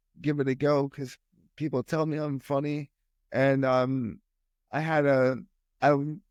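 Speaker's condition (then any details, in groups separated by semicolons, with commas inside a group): Spastic quadriplegic cerebral palsy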